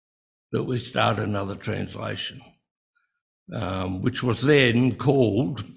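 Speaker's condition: Breathing-related speech difficulty

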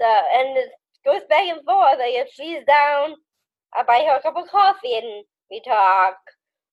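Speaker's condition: Down syndrome

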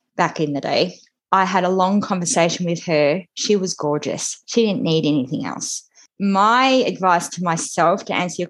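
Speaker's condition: Cleft lip and palate; congenital

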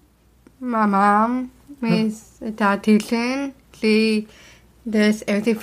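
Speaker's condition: Down syndrome; diagnosed shortly after birth

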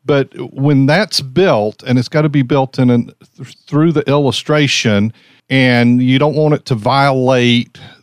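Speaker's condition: No condition

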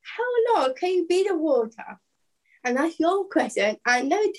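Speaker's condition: Down syndrome; extra chromosome, 17 years old

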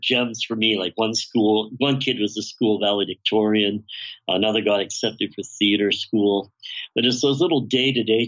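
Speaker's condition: Bilateral cleft lip and palate, severe; congenital bilateral cleft lip and palate, most serious case in British Columbia at birth, facial disfigurement; describes self as facially disfigured and vocally distorted; voice very distorted in childhood, hardly understandable, huge palate cleft, singing helped develop voice

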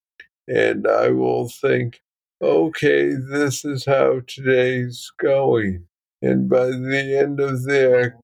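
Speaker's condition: Parkinson's disease, young onset

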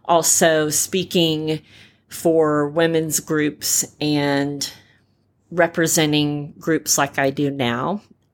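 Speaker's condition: Repaired cleft palate, cleft palate without cleft lip; single repair by plastic surgeon at about 9 months

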